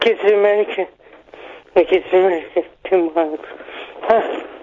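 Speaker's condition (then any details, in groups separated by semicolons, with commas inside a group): Parkinson's; needs sling hoist to be lifted up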